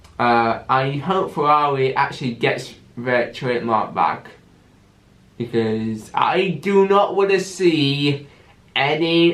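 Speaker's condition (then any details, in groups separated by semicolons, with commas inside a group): Cerebral palsy with stammer; constant stammer on top of cerebral palsy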